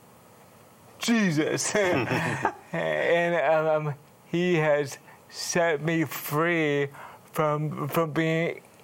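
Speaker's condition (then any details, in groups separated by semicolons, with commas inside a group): Cerebral palsy; slowed speech, speaks slower than others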